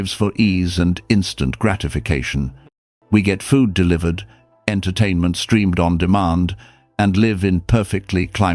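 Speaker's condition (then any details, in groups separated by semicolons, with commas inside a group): No condition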